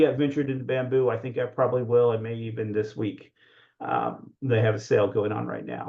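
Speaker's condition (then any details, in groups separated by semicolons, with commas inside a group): No condition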